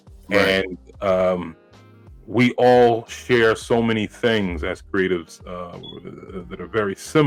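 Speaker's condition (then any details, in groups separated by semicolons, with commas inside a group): No condition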